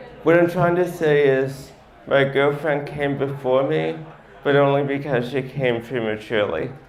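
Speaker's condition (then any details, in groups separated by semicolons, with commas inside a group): Mild ataxic cerebral palsy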